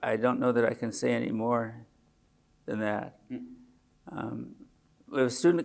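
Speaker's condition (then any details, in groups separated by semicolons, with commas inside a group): Parkinson's disease; age 74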